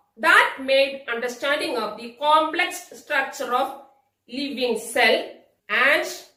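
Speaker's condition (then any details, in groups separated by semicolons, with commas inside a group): No condition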